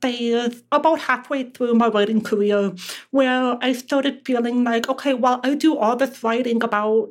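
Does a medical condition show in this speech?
Yes: deafness; relies on lip reading.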